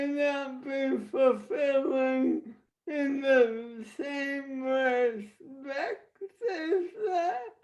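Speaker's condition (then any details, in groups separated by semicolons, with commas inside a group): Traumatic brain injury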